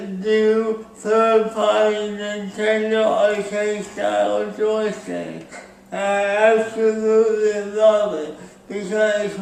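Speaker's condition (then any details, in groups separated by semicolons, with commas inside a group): Speech impairment after birth surgery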